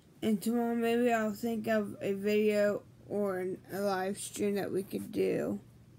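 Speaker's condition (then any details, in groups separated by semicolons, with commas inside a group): Brain injury; memory problems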